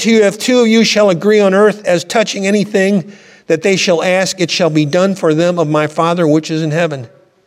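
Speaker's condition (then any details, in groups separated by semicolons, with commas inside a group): No condition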